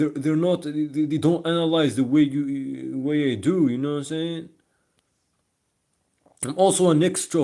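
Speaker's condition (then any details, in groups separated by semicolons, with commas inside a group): No condition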